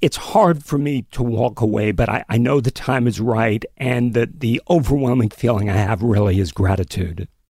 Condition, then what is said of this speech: Spasmodic dysphonia. While it sounds like sometimes I might be about to take my last breath, that is not true.